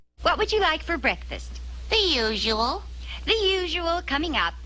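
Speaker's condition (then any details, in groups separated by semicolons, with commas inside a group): No condition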